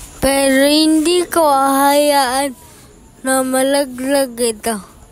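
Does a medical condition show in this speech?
Yes: cerebral palsy; affects hands, cannot write.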